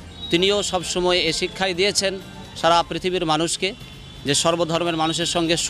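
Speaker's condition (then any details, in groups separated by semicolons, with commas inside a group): No condition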